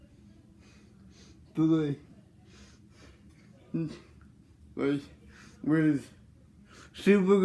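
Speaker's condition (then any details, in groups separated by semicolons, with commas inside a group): Cerebral palsy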